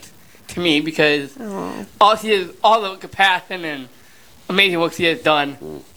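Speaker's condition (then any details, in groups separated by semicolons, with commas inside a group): Down syndrome; 32 years old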